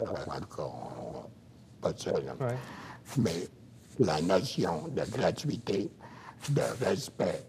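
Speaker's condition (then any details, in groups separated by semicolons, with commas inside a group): Throat cancer, voice prosthesis; about 10 to 11 years since cancer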